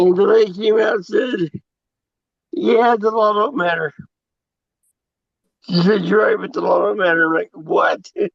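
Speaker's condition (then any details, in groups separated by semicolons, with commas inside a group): Cerebral palsy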